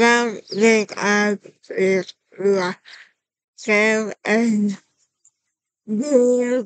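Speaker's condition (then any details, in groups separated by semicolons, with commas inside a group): Cerebral palsy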